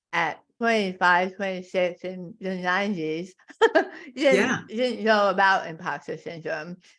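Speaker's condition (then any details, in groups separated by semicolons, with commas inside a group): Tongue cancer; one year post surgery, radiation and chemotherapy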